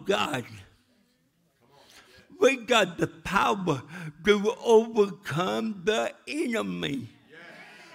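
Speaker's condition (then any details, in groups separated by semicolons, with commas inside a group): Cerebral palsy; speech still affected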